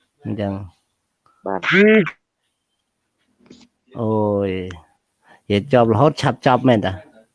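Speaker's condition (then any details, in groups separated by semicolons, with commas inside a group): No condition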